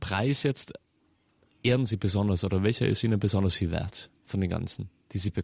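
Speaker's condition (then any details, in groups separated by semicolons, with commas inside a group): No condition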